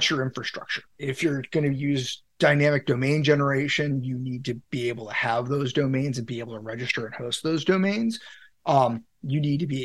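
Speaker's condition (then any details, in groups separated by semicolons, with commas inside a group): No condition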